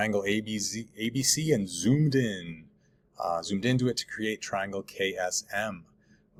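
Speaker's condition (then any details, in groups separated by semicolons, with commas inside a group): No condition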